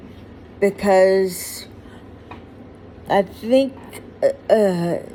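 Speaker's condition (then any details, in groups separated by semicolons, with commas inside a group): Huntington's disease; inherited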